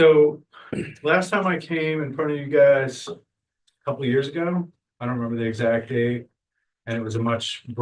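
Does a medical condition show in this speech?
No.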